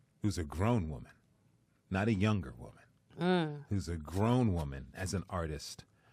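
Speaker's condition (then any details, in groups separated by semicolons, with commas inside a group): No condition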